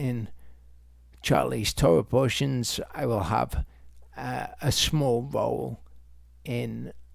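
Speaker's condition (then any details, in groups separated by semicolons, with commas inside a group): Multiple sclerosis; progressive form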